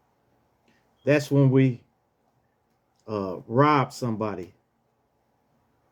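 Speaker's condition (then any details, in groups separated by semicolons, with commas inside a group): No condition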